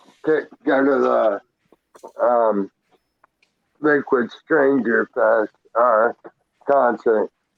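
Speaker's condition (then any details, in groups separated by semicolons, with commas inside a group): Traumatic brain injury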